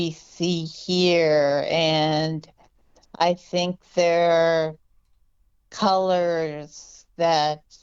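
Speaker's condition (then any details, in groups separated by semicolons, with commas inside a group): Multiple sclerosis; diagnosed at age 17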